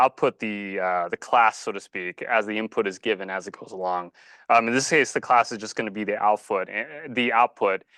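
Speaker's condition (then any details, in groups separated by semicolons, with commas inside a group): No condition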